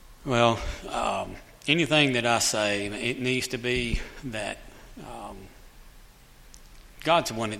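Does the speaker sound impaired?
Yes: cleft lip and palate; born with cleft lip and cleft palate, lip scar hidden by mustache.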